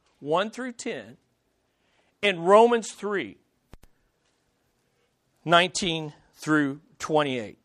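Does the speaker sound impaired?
No.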